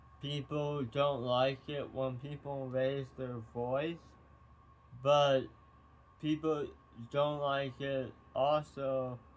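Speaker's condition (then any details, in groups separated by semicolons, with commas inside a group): Tongue cancer surgery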